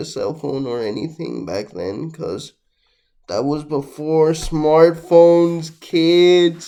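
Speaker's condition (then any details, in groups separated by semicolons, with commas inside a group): Cerebral palsy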